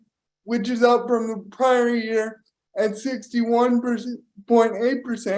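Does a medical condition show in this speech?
Yes: cerebral palsy; power wheelchair.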